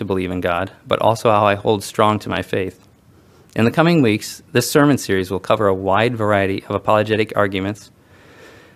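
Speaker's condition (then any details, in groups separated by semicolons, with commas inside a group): No condition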